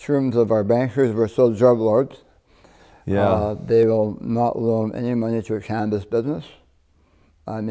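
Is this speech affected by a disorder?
Yes: partial glossectomy for tongue cancer.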